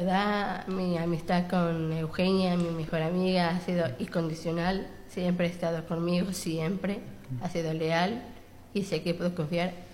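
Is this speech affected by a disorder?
Yes: Down syndrome; stimulated by mother for many years.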